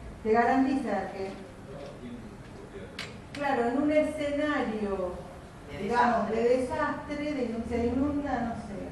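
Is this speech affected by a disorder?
No.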